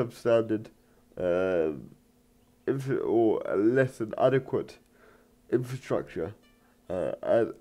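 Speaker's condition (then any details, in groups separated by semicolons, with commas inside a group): Cerebral palsy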